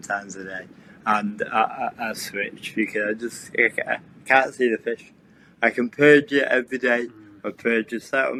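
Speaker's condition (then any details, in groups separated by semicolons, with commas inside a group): Cerebral palsy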